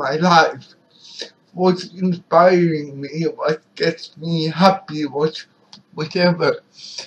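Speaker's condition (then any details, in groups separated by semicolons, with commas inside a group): Cerebral palsy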